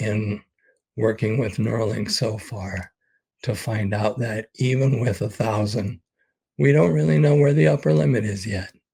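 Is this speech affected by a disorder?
Yes: ALS; expects to lose voice very soon.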